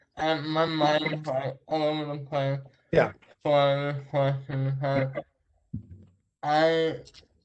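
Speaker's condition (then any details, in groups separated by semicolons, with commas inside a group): Traumatic brain injury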